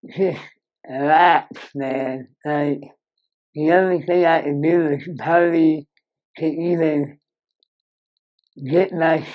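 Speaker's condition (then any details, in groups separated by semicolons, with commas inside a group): Moebius syndrome; severe nerve damage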